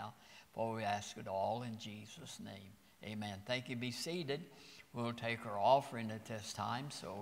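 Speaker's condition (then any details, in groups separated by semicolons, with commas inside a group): No condition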